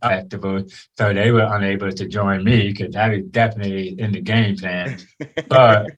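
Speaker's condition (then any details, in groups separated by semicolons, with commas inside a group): Born deaf; daily speech therapy throughout childhood from school therapist and speech-therapist mother, drilled on mouth movements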